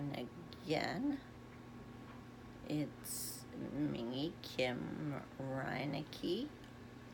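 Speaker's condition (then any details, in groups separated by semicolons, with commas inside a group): Essential tremor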